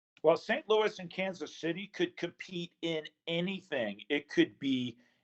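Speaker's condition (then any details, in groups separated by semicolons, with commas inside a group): No condition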